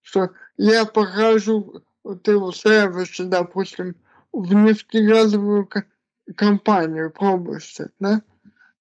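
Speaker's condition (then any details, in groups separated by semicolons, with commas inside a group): Cerebral palsy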